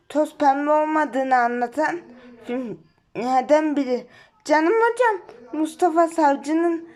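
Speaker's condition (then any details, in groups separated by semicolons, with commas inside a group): Cerebral palsy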